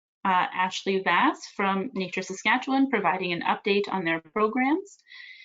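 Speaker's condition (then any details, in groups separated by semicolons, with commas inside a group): No condition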